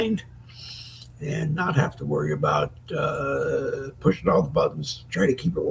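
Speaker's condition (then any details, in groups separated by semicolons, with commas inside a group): Lewy body dementia; Parkinson's-linked form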